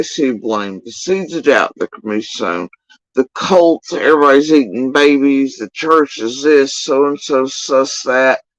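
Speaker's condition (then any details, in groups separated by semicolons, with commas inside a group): Facial paralysis after surgery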